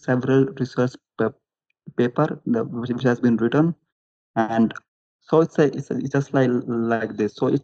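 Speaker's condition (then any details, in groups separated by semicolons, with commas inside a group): Stammering; stammer since very young age, at 16 blocked, stammered and spat during school assembly speech; adult, openly discloses stammer, expects to stammer during this conversation, asks listeners for patience; stammers less when more confident, stammers when nervous; repeated sounds, repeated words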